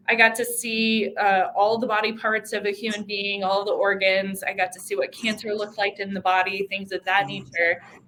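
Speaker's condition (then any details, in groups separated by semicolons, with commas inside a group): No condition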